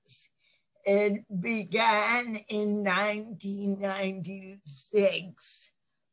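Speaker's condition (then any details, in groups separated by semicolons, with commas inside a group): Cerebral palsy; lifelong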